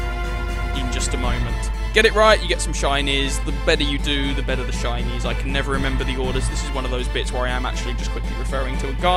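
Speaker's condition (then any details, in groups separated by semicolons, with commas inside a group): No condition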